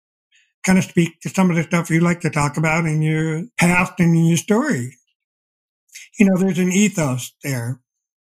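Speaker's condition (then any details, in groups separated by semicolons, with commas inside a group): Deafblindness; progressive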